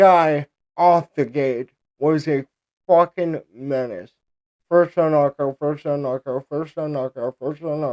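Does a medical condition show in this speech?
Yes: cerebral palsy.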